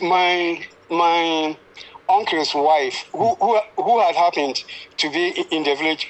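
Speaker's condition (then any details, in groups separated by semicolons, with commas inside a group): Stammer, mild; slight stammer, noticed in youth; stammers when excited; repeated sounds, repeated words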